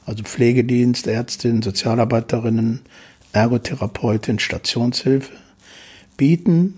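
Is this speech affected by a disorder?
No.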